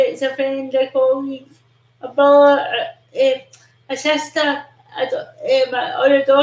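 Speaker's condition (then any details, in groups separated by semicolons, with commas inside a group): Cerebral palsy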